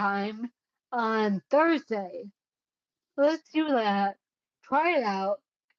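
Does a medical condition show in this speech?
Yes: cerebellar ataxia.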